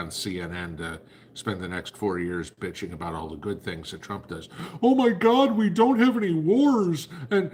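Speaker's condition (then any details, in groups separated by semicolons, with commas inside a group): No condition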